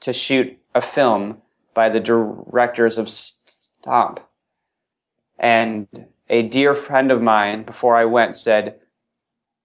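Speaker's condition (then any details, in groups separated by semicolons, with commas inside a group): Stuttering; stuttering since age 5, group speech therapy from 11 in Washington DC, fluency techniques, cassette tapes mailed to therapist; adult, accepts own stuttering, talks openly about it; blocks, 1-second stage block at 26, trouble with initial d, word substitution, long avoidance and silence; prolonged sounds, blocks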